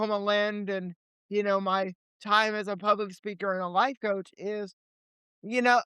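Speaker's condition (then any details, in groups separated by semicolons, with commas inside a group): Cerebral palsy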